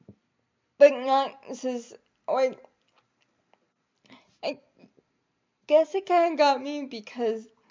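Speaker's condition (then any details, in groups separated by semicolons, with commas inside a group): Cerebral palsy; quadriplegic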